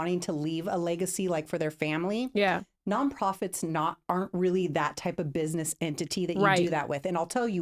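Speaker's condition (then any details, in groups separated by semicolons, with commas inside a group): No condition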